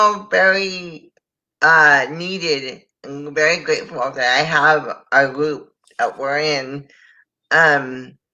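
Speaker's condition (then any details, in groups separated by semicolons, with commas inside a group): Cerebral palsy; power chair full-time, can transfer independently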